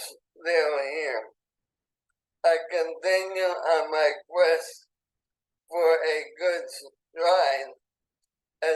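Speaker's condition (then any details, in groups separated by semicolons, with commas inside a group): ALS; affects legs and lungs; burning in lungs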